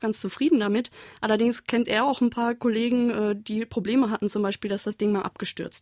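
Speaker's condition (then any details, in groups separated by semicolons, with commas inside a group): No condition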